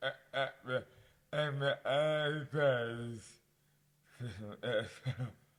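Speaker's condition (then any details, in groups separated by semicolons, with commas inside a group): Dystonia; mouth impairment affects speech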